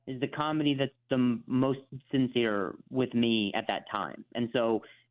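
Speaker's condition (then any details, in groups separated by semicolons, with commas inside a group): Stutter from brain injury, acquired (neurogenic); acquired stutter after traumatic brain injury and concussion from freak softball injury, motor skills also affected; speech functionality affected, trouble getting words out; blocks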